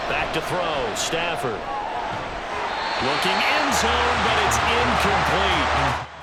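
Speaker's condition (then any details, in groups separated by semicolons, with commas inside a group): No condition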